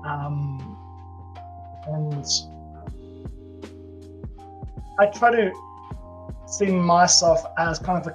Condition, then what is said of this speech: Stuttering. I had a pretty pronounced stammer, which I've carried through into adulthood, which is a trauma response.